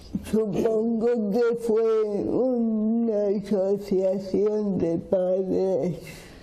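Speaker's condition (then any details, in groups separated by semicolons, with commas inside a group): Cerebral palsy; speaks with difficulty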